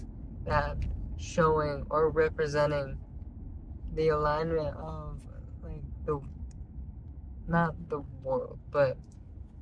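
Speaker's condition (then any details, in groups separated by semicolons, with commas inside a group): Traumatic brain injury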